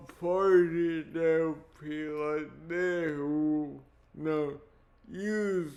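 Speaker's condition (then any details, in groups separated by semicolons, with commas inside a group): Cerebral palsy; speech impairment from condition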